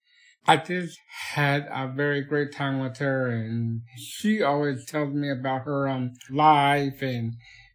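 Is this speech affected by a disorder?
Yes: Down syndrome.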